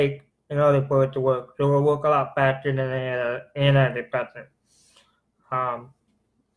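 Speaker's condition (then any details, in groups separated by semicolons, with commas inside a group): Cerebral palsy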